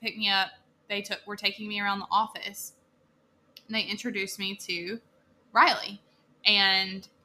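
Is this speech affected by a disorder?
No.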